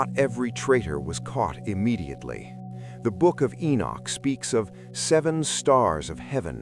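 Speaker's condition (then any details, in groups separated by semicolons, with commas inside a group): No condition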